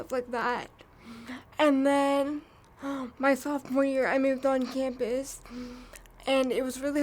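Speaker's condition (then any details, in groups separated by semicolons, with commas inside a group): Cerebral palsy; from birth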